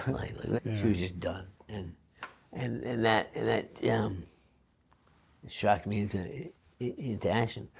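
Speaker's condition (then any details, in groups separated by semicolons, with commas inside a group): Parkinson's disease; onset involuntary pinky movement; quiet speech, listeners lean in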